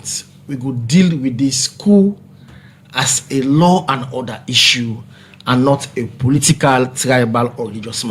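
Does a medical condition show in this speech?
No.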